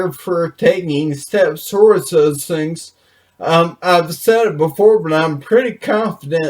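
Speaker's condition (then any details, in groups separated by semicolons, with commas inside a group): Brain injury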